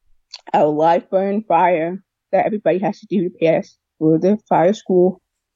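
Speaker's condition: Deafness with cochlear implant; severe deafness found around age 2, hearing aids gave little benefit, cochlear implant at 7 in clinical trial; wears cochlear implant, uses adapted stethoscope with implant; years of speech therapy to age 15, childhood speech issues, now converses by speech, not sign

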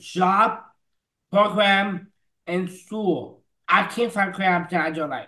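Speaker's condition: Down syndrome

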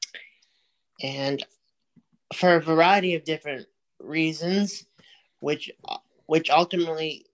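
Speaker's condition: Cerebral palsy; multiple surgeries since infancy

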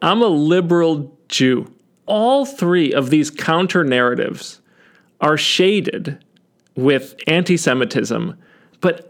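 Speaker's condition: No condition

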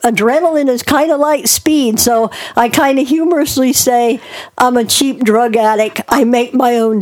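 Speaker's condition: Cleft palate; born two months premature

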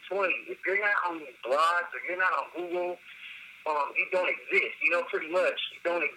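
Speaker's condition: No condition

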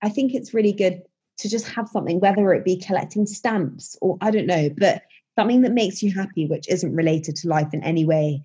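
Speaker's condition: No condition

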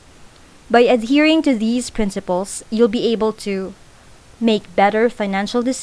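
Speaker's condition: No condition

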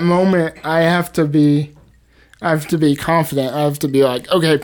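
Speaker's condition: Cerebral palsy, spastic

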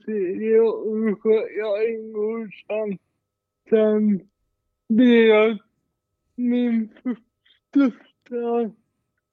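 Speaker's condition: Cerebral palsy, mild

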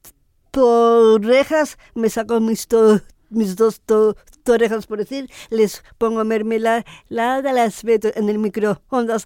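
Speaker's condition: Down syndrome; adult woman

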